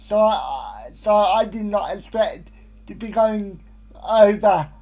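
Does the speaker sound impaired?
Yes: spastic quadriplegic cerebral palsy, severe; able to communicate, stutters a lot, worse when distracted by several things.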